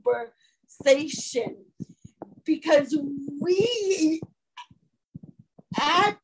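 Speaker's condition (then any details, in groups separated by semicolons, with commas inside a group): Stuttering; prolonged sounds, blocks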